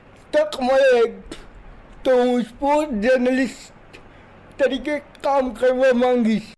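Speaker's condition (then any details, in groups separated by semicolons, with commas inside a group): Cerebral palsy; cerebral palsy, hands nonfunctional; 80% physical disability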